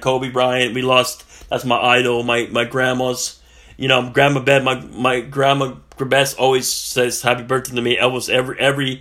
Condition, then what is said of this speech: Stuttering. You know, because I told Wayne, I don't want to stutter anymore, and now I'm not anymore.